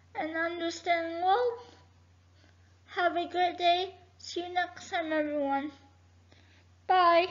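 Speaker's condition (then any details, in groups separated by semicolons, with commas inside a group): Cerebral palsy; affects all four limbs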